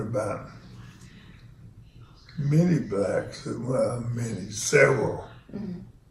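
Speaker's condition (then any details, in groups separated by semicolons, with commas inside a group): ALS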